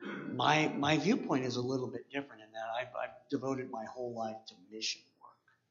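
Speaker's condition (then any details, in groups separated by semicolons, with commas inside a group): Cleft palate; congenital cleft palate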